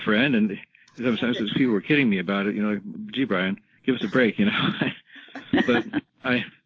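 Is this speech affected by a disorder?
Yes: Parkinson's disease; rigidity-predominant form, never had tremors, gait mainly affected, diagnosed by neurologist, confirmed by drug response.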